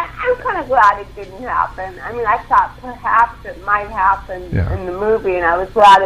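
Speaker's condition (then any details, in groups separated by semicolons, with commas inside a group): Cerebral palsy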